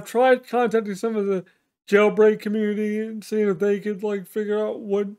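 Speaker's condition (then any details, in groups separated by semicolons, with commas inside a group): Cerebral palsy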